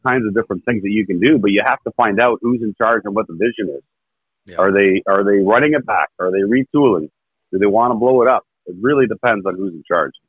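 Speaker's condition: No condition

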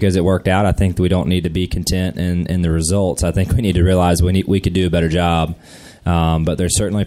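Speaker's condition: No condition

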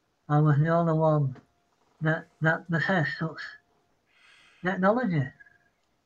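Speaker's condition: Parkinson's; citing Parkinson's

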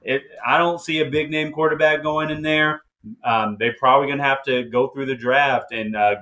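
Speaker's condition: No condition

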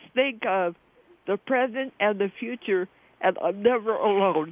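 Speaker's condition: Cerebral palsy; born premature at six months

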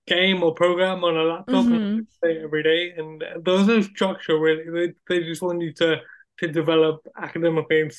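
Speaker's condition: Cerebral palsy; acquired brain injury, wheelchair user

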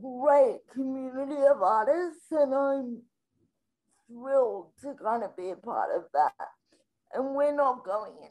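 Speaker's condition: Spastic quadriplegic cerebral palsy

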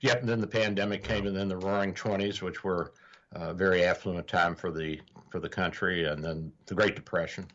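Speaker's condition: No condition

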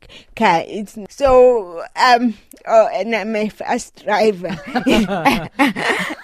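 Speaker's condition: Cerebral palsy; doctors said unable to drive, drives so-called normal automatic car; recently summited Kilimanjaro, trained walking 10 km daily and hiking

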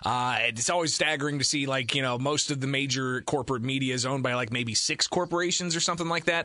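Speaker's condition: No condition

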